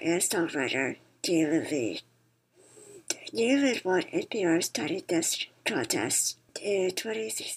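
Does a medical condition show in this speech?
Yes: spinal muscular atrophy; lung function declining from weakening diaphragm muscles; wears ventilator to breathe, records podcast while on ventilator.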